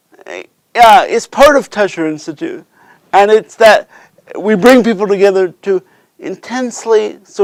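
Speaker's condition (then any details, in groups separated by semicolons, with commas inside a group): Cerebral palsy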